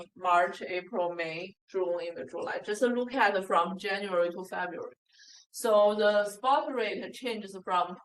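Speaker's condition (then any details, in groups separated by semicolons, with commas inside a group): No condition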